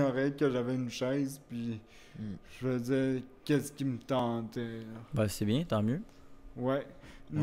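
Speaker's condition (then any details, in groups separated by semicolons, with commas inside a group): Cerebral palsy; wheelchair use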